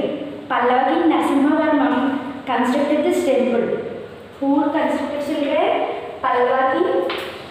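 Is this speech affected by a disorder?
No.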